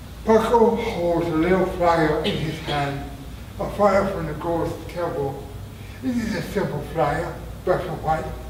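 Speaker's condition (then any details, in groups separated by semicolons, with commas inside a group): Traumatic brain injury; near-fatal injury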